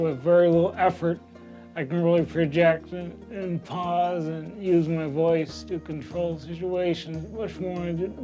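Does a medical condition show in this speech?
Yes: ataxia; loss of coordination affecting speech.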